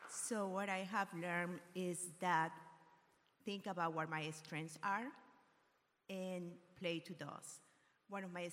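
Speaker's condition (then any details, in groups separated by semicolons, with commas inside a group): No condition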